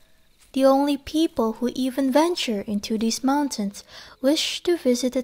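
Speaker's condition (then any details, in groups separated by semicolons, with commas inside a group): No condition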